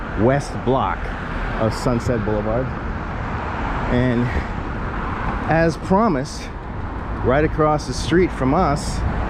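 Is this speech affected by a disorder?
No.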